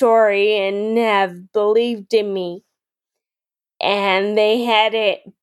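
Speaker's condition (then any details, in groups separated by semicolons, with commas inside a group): Friedreich's ataxia; diagnosed at 17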